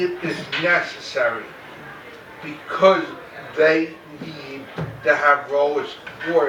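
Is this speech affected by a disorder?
Yes: cerebral palsy, mild; mainly affects speech.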